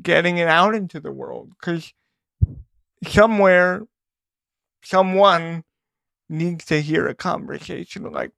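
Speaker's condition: Cerebral palsy; not a smooth

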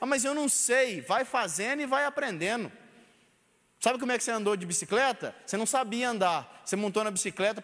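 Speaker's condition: No condition

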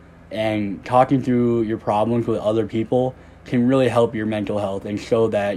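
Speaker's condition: Cleft lip and palate; doing well

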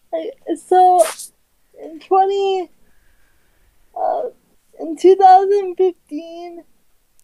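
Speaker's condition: Cerebral palsy; affects muscles, motor skills and all limbs, pain, serious complications needing surgery, morphine for two years; uses cannabis, helps with spasticity

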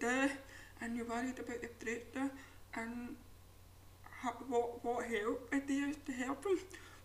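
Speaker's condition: Profound deafness; present since birth, struggled with hearing before implant; cochlear implant two years ago, now hears many previously unheard sounds; unsure whether speech clear enough to understand, captions provided for accessibility

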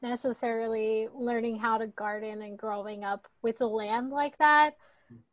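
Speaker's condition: No condition

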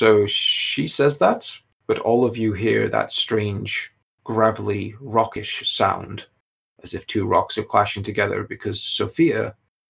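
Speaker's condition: No condition

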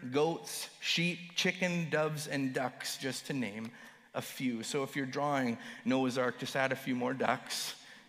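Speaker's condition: No condition

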